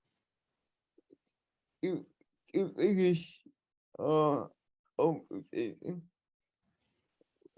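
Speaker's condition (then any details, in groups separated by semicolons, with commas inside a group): Cerebral palsy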